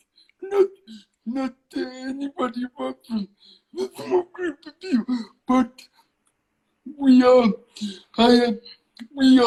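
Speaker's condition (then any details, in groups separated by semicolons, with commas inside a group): Cerebral palsy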